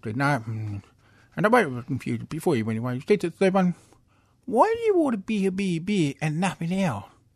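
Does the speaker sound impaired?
Yes: hearing loss with cochlear implants; right implant 10-11 years ago, left 2-3 years later, 4-hour operation, dead hair cells, formerly hearing aids; asks others to speak slowly, struggles when people talk quickly.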